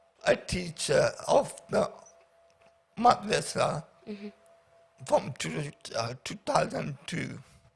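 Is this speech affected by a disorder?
Yes: paraplegia with essential tremor.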